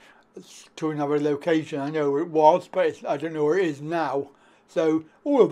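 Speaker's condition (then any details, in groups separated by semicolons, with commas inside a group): Cerebral palsy; back surgery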